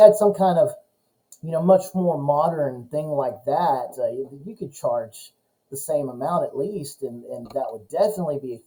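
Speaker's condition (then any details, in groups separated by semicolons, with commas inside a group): No condition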